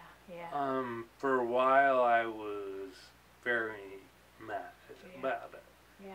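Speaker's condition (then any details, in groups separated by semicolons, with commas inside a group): Ataxia; late onset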